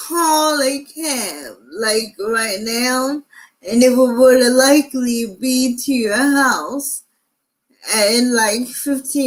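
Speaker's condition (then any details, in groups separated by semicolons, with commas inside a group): Cerebral palsy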